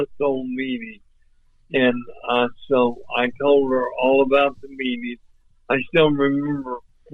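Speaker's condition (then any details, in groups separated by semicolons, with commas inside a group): ALS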